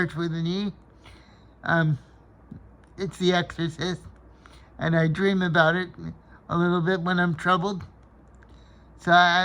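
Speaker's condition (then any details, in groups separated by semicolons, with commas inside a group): Cerebral palsy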